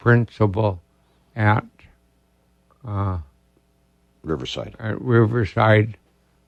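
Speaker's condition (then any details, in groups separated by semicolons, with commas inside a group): ALS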